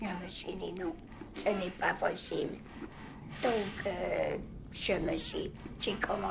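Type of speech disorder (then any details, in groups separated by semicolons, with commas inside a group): Oesophageal speech; total laryngectomy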